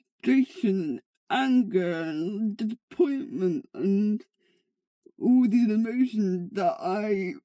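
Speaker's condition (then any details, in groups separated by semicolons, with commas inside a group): Cerebral palsy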